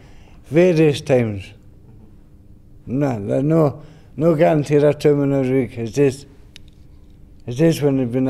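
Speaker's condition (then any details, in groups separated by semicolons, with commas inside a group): Brain injury; spasticity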